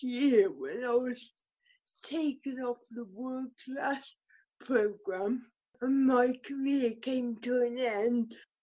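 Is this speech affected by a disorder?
Yes: cerebral palsy; physio.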